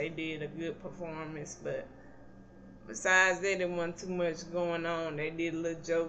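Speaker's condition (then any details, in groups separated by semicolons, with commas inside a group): Cerebral palsy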